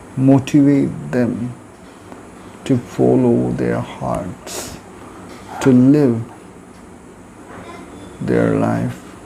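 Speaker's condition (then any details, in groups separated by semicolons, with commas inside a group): Cerebral palsy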